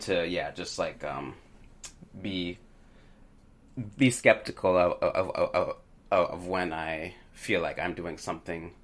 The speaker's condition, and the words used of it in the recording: Stuttering. Is that when I sing, the stutter it doesn't show up in the same way.